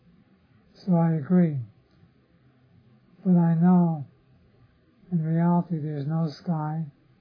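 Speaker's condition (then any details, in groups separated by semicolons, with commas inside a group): Parkinson's disease; others offer remedies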